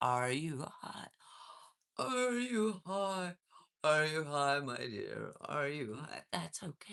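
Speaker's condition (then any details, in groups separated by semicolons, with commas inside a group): Cervical dystonia, essential tremor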